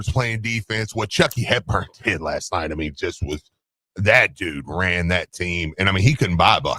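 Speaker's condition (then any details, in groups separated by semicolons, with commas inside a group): No condition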